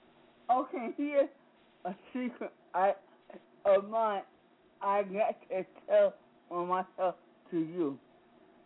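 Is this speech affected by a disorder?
Yes: speech impediment; disability; sees speech therapist, practices breathing by hosting Blog Talk Radio show; sometimes gets stuck, breath won't push words out, speech very clear today.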